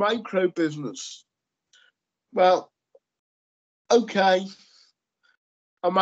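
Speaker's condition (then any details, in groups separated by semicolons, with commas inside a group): Cerebral palsy; lifelong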